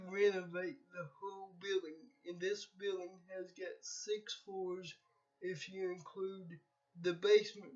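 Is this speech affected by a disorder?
Yes: cerebral palsy.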